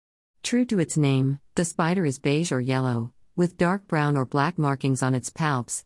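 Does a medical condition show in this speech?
No.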